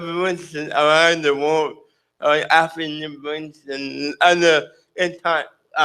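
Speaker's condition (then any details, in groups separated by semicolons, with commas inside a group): Cerebral palsy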